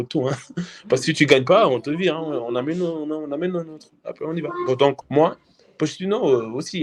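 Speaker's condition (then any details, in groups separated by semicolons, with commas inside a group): No condition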